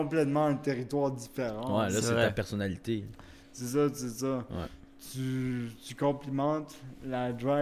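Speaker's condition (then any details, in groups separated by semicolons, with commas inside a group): Cerebral palsy; wheelchair use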